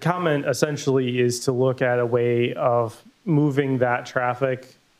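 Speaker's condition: No condition

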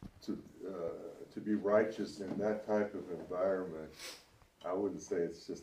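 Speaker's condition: No condition

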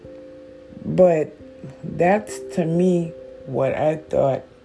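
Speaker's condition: Stroke with stutter; not sleeping

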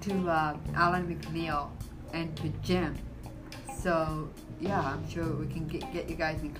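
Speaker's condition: Down syndrome; occasional word slips, e.g. cone maze for corn maze, host restates intended words

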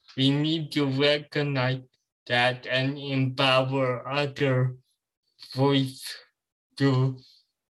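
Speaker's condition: Cerebral palsy

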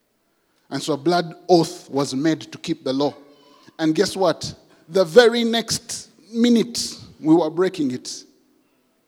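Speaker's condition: No condition

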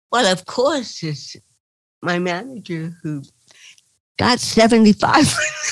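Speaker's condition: Cerebral palsy; involuntary movements

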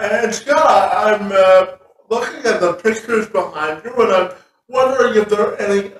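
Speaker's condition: Spastic quadriplegic cerebral palsy; from birth

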